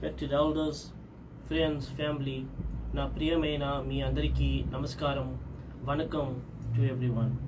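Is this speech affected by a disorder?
No.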